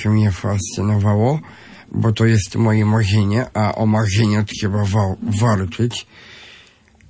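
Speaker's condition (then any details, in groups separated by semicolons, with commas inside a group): Down syndrome; adult, 27 years old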